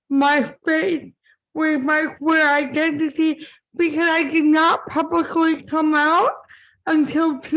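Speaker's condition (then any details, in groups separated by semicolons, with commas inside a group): Cerebral palsy; impaired speech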